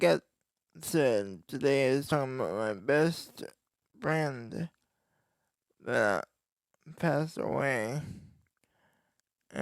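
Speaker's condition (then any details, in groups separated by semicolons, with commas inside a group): Cerebral palsy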